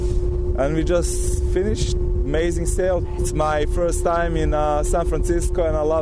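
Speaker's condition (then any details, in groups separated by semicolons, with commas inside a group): No condition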